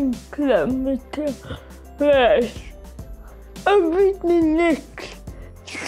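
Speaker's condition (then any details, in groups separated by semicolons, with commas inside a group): Cerebral palsy, severe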